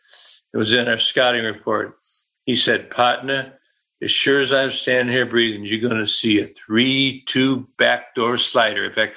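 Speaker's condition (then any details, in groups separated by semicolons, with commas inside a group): Parkinson's disease; right brain more affected, left body side compromised, early muscle, posture changes, limp, prior neck surgery; once unable to talk on broadcast around diagnosis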